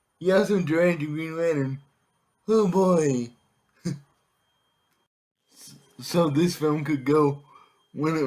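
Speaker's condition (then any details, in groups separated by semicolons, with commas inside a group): Cerebral palsy; affects all muscles; able to speak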